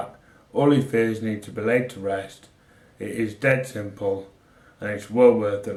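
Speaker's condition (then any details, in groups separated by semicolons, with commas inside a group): MND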